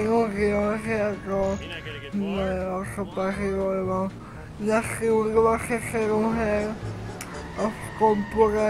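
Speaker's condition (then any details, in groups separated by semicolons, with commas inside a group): Cerebral palsy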